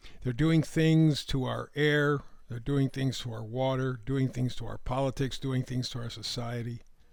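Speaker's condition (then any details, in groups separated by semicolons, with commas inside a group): No condition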